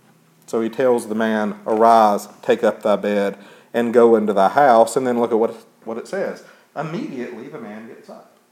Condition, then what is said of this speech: None; typical speech.